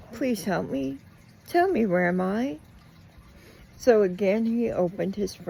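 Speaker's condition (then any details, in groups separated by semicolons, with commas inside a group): Cerebral palsy; speech noticeably atypical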